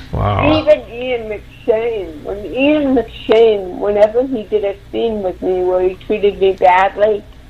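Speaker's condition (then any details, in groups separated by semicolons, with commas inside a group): Cerebral palsy; involuntary movements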